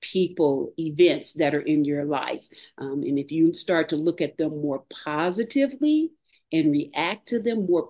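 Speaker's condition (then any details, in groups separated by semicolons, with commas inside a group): No condition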